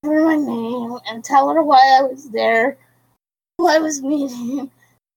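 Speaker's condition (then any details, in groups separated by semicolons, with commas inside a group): Cerebral palsy; quadriplegic, wheelchair user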